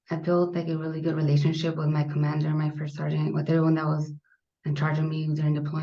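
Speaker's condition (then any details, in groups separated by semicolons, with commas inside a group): No condition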